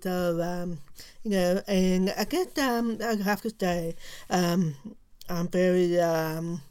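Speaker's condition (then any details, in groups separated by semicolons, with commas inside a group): Profound deafness; no cochlear implant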